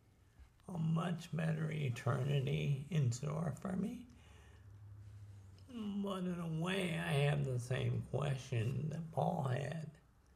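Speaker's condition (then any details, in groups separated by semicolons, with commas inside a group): ALS; some speaking ability already lost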